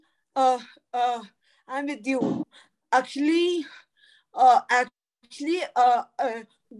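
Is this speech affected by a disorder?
Yes: cerebral palsy; floppy limbs.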